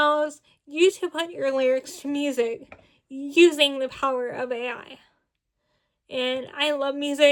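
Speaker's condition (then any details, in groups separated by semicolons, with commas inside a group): Cerebral palsy, spastic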